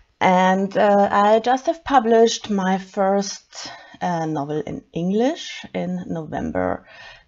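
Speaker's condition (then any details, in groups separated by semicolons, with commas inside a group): No condition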